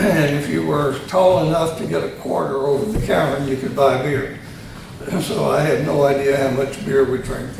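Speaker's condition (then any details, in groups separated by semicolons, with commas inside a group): Tongue cancer surgery; both sides of tongue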